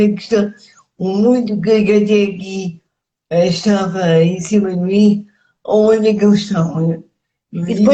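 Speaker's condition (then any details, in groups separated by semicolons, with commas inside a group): Cerebral palsy; speech affected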